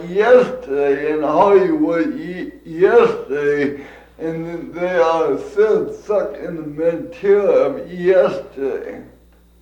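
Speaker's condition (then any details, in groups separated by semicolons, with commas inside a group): Cerebral palsy; from birth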